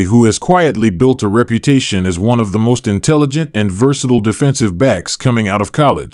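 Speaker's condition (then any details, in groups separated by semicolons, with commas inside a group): No condition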